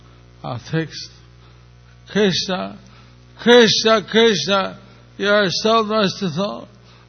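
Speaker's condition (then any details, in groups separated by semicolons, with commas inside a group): Stroke; a little over a year since stroke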